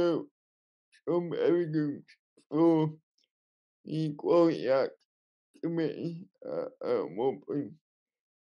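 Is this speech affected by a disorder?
Yes: cerebral palsy.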